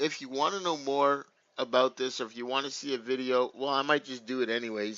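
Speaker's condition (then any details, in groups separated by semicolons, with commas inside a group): No condition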